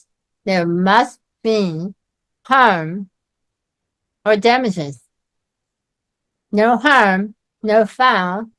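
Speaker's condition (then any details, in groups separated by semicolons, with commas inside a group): Myasthenia gravis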